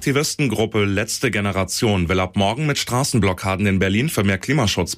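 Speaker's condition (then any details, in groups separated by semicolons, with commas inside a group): No condition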